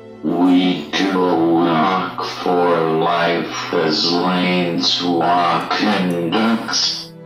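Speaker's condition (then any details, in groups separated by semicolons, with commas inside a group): ALS; needs help getting out of bed and moving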